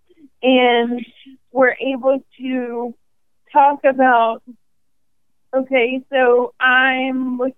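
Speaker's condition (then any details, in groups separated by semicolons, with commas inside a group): ALS; 5.5 years since diagnosis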